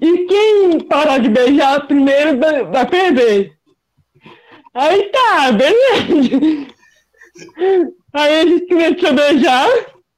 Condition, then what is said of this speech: Cerebral palsy. Porque assim, as pessoas me veem eu mexi, mexendo a cabeça, parando um pouco enrolado, só que eu não vejo, eu não sinto isso.